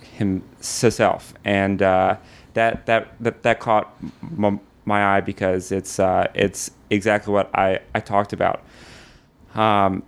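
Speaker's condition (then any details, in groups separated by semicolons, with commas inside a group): Stuttering; 3 weeks at American Institute for Stuttering (AIS), Manhattan, openly discloses stuttering; stutters without visible struggle, comfortable confident speech, some words not out perfectly; repeated sounds, repeated words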